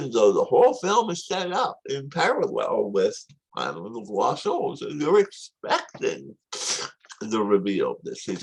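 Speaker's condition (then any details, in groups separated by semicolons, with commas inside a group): Tongue cancer surgery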